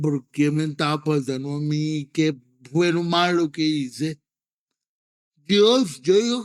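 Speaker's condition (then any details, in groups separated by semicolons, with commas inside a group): Cerebral palsy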